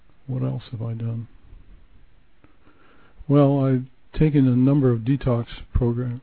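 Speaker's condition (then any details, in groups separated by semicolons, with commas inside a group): Parkinson's; onset 2003 as minor arm tremor, age 69, progressed to barely moving before medication; low dose Mirapex, yoga, Bowen therapy, John Coleman's alternative approach, limited food intake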